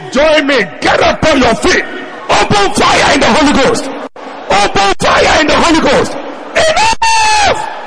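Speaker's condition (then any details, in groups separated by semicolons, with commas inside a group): No condition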